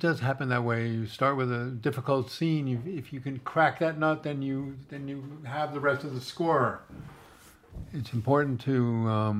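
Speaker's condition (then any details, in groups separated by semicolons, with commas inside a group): Parkinson's disease; tremor-predominant, diagnosed some time ago, deep brain stimulation surgery, brain electrodes with battery pack; tremors eliminated by customized stimulation, steady, playing somewhat difficult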